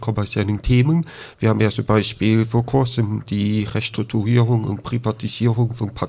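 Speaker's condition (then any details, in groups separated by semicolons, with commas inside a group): Deafness with cochlear implant, congenital deafness; born deaf, no hearing until age 13, cochlear implant surgery at 13, lip reading; hardly spoke before implant, 3-4 years relearning speech and hearing, raised orally, no sign language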